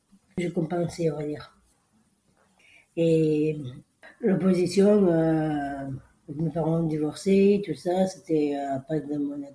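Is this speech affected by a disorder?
Yes: Down syndrome; congenital.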